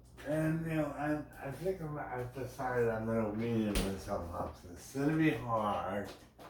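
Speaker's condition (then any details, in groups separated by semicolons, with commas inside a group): Brain injury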